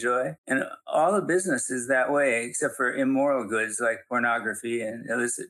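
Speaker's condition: Parkinson's; still teaching and speaking publicly

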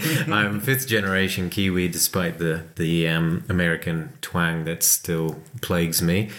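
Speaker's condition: No condition

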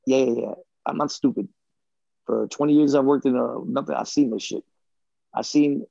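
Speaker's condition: Stuttering, mild; childhood speech delay, trouble with th and s sounds, speech therapy, two deaf parents; stuttering recurred lately, possibly from PTSD stress of career separation, reports dyslexia lately; stuttering a little bit lately; repeated sounds

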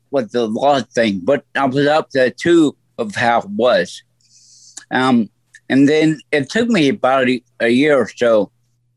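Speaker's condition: Stroke; voice affected

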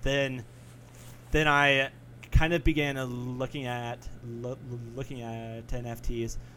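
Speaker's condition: Stutter; repeated uh fillers; repeated sounds, prolonged sounds

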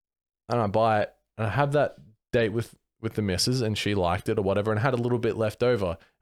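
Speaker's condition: No condition

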